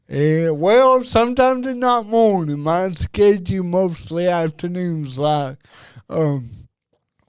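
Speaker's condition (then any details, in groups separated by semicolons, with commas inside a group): Cerebral palsy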